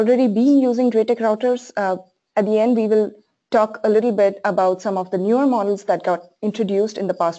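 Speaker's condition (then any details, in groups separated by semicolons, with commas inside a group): No condition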